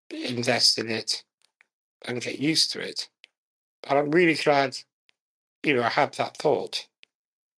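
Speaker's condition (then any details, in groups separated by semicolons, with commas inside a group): Muscular dystrophy; very slowly progressive muscular dystrophy, severe physical disability, relies on voice control of devices; can just about speak, limited breath, eye gaze technology may come next after voice control; effortful enunciation, uses fewest words to conserve breath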